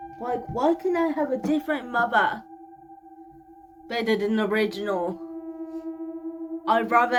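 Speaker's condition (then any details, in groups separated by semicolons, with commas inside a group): Cerebral palsy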